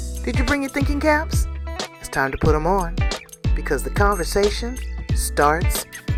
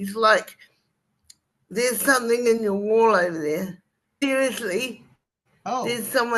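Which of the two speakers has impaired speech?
The second: cerebral palsy; from birth, lifelong wheelchair use.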